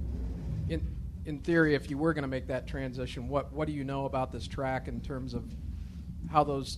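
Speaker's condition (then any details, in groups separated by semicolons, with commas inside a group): No condition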